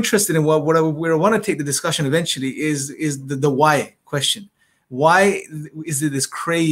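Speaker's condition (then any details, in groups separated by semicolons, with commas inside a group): No condition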